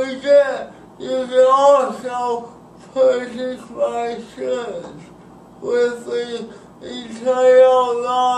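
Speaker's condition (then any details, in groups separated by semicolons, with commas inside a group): Speech impairment after birth surgery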